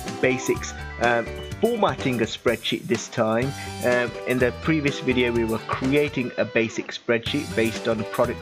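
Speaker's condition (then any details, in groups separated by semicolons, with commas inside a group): No condition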